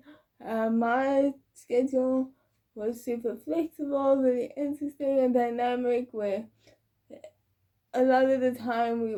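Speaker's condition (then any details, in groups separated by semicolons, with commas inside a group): Cerebral palsy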